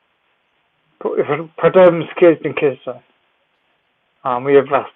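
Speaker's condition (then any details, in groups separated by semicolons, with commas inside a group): Cerebellar ataxia; team helps up and down stairs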